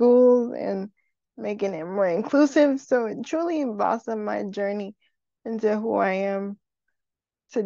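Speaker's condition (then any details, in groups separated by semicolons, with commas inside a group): Cerebral palsy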